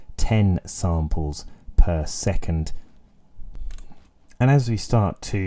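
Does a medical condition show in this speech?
No.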